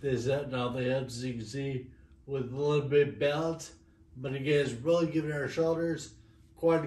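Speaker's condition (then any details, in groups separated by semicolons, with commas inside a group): Friedreich's ataxia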